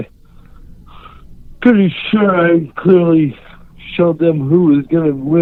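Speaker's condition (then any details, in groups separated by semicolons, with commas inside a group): Cerebral palsy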